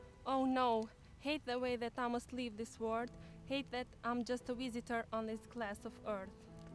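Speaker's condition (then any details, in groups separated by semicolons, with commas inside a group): No condition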